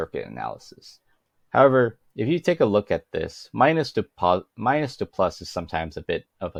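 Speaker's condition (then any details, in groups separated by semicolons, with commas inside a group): No condition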